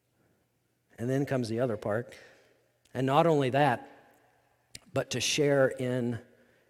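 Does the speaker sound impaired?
No.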